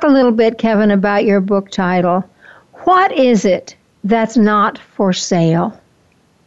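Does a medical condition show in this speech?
No.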